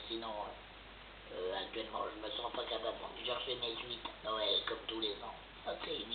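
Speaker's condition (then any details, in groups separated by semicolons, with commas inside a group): Total laryngectomy; difficulty swallowing before diagnosis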